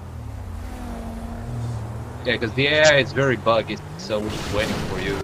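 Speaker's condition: No condition

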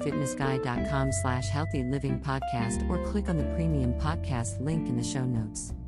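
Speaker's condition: No condition

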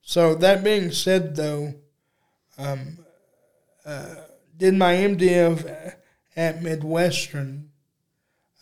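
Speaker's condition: Cerebral palsy; uses electric wheelchair

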